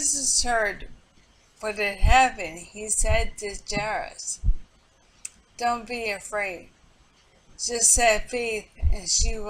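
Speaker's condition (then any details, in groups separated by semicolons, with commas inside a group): Multiple sclerosis; speech affected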